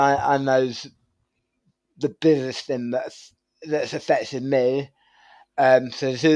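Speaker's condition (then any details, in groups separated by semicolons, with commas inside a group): Tongue cancer surgery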